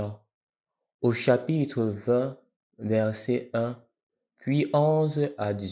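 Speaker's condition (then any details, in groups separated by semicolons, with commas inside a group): No condition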